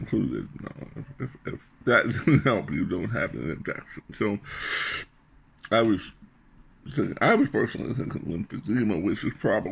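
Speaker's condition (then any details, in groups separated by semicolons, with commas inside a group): Glossectomy with reconstructed tongue; glossectomy, tongue cancer, graft reconstruction, surgery only, no radiation; suspected recurrence, massive swelling, surgery ten months ago, more surgery, radiation expected; voice affected since surgery, tongue movement and swallowing painful, breathing unobstructed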